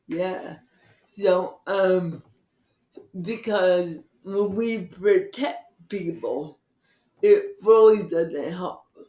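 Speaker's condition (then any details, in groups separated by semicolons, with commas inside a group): Cerebral palsy; from birth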